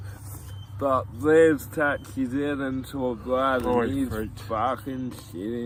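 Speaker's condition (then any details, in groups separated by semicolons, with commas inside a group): Cerebral palsy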